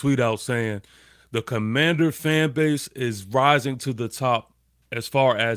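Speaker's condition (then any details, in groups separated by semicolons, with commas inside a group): No condition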